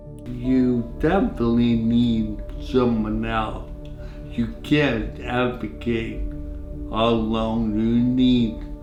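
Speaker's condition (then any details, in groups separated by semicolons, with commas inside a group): Traumatic brain injury (pontine cavernoma); two pontine bleeds from cavernous malformation, two surgeries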